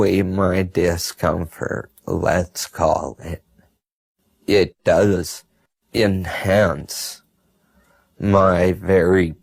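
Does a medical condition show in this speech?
Yes: multiple sclerosis; severe shaking.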